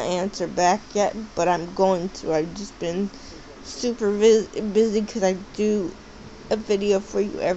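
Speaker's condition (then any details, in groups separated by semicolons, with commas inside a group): Cerebral palsy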